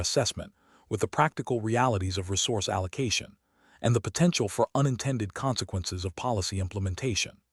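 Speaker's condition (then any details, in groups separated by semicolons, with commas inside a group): No condition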